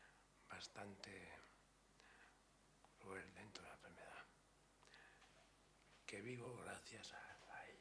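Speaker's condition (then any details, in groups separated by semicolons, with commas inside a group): ALS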